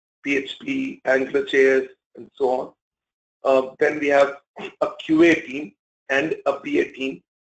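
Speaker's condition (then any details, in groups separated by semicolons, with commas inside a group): No condition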